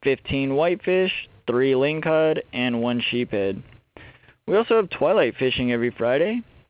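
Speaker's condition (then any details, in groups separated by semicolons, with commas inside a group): No condition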